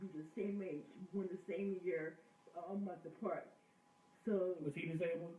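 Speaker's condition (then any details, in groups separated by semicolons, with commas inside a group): Cerebral palsy; speech impediment sometimes noticeable, improved with speech therapy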